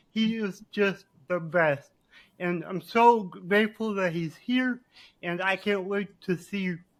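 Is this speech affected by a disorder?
Yes: cerebral palsy.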